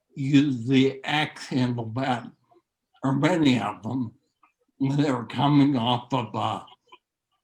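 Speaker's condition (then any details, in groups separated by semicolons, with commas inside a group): Neurological disease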